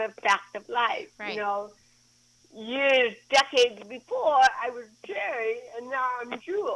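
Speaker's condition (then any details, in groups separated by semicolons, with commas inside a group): Cerebral palsy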